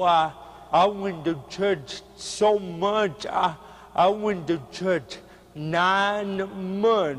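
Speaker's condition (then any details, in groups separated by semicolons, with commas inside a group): Cerebral palsy; speech hard to understand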